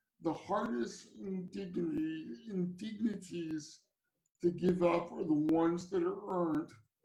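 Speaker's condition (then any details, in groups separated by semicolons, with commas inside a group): Cerebral palsy; from birth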